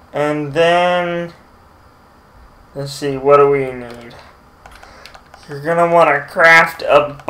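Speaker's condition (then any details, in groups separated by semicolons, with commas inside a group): Cerebral palsy, mild; speech sometimes affected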